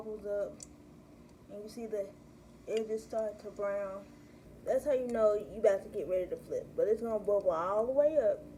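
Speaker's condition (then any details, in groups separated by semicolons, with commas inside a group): Cerebral palsy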